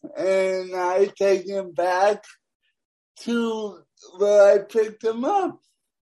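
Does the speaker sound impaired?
Yes: cerebral palsy; noticeable speech impediment, Siri and speech recognition software cannot understand words, phone listeners hang up.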